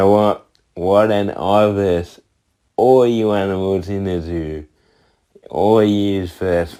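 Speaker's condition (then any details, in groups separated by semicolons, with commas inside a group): Cerebral palsy; from birth, tight muscles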